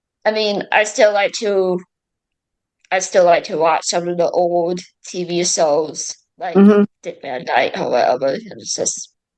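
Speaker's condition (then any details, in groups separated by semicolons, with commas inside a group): Cerebral palsy, mild; speech affected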